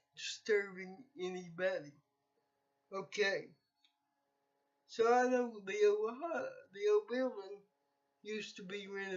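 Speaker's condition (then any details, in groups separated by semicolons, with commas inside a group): Cerebral palsy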